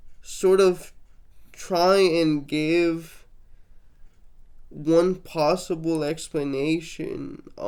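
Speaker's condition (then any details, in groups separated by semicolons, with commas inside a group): Cerebral palsy, mixed, mild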